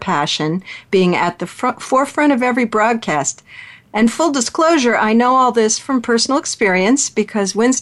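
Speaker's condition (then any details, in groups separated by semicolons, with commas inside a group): No condition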